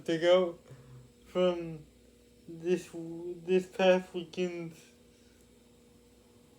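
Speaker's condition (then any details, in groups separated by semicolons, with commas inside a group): Cerebral palsy; with developmental delay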